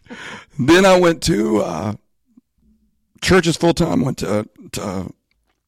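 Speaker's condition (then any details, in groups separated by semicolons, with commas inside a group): Spasmodic dysphonia; voice issue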